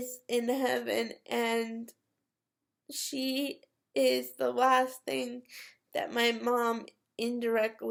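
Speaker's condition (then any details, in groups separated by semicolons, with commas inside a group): Cerebral palsy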